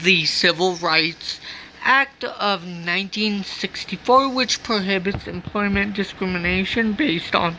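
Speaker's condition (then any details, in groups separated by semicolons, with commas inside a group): Cerebral palsy; from birth, walks with walker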